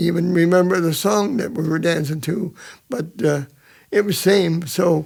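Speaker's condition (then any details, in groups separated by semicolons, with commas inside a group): Cerebral palsy; present from birth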